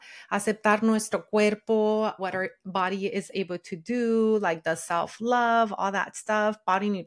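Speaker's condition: No condition

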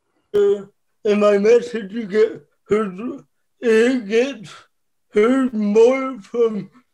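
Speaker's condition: Cerebral palsy; childhood physical therapy

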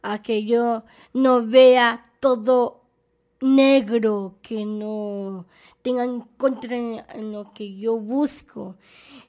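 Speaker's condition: Down syndrome; present from birth

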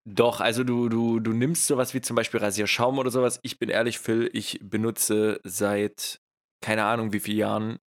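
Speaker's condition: No condition

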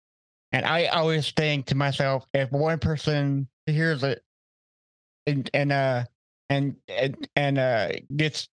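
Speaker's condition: Cerebral palsy, mild

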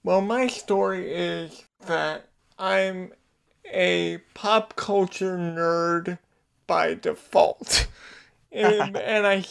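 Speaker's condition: Cerebral palsy; limited outdoor play in childhood

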